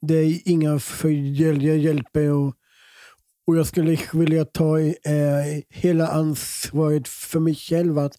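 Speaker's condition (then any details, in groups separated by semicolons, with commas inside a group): Down syndrome; present from birth; 32 years with condition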